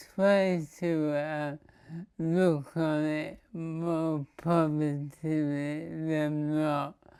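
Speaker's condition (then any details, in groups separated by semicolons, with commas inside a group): Motor neurone disease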